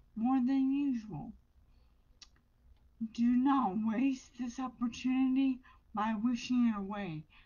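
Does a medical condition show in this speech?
Yes: brain injury.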